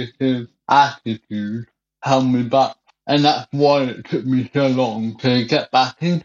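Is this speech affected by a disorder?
Yes: cerebral palsy; cannot drink from a glass, uses a straw.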